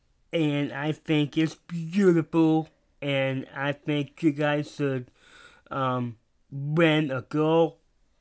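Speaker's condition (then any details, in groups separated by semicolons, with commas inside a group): Down syndrome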